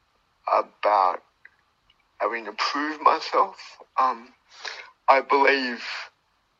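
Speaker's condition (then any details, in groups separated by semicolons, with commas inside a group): Cerebral palsy; born two months premature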